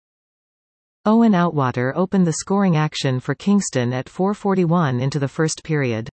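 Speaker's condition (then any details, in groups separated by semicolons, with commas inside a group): No condition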